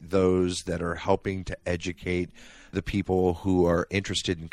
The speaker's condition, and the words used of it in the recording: No condition.